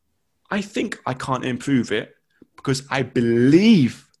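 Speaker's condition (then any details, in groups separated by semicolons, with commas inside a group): Stutter; childhood onset, also coordination difficulties; stuttered and could not pronounce words as child, speech slow to develop, biggest childhood challenge, teased; prolonged sounds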